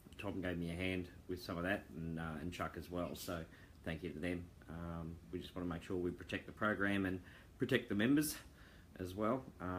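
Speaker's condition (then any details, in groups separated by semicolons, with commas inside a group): No condition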